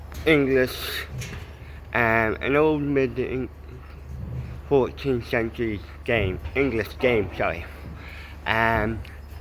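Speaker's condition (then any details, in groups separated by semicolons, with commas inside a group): Cerebral palsy; mild, ataxic type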